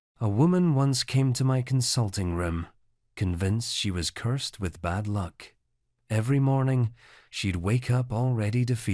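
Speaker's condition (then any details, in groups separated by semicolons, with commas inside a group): No condition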